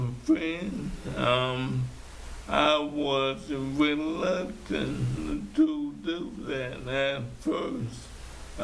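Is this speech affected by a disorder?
Yes: ALS; bulbar onset, leg and arm weakness; persistent hoarseness as first symptom.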